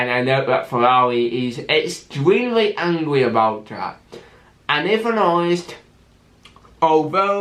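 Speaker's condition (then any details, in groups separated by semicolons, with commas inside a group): Cerebral palsy with stammer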